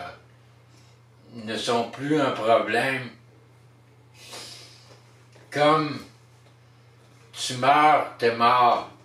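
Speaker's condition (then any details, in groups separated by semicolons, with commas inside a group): Traumatic brain injury; surgery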